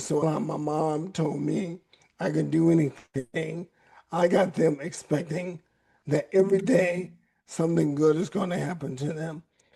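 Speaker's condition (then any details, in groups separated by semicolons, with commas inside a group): ALS; voice raspy at times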